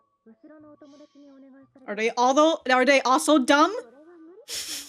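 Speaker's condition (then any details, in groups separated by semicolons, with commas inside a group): No condition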